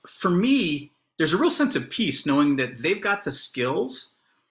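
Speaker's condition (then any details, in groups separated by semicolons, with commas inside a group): No condition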